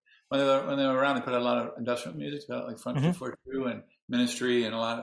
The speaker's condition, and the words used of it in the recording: Parkinson's disease. It's a little hard on your voice because you have to practice it.